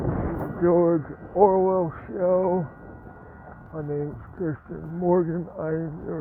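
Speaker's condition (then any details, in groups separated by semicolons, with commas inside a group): Parkinson's; speech impediment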